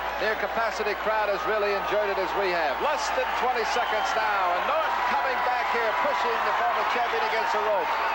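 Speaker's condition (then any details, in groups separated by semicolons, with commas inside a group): No condition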